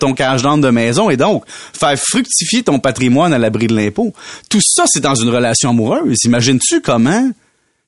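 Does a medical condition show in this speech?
No.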